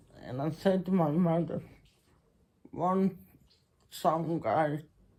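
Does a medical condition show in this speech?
Yes: muscular Parkinson.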